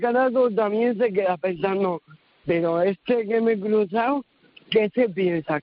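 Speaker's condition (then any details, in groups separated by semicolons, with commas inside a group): Cerebral palsy; cerebral palsy from birth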